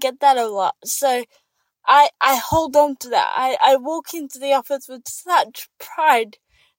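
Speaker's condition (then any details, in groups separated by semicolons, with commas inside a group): Cerebral palsy; attends therapy office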